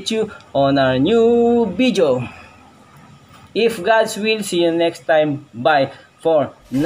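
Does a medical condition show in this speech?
No.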